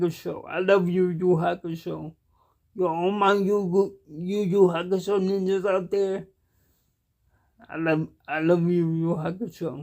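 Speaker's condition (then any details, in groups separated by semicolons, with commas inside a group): Cerebral palsy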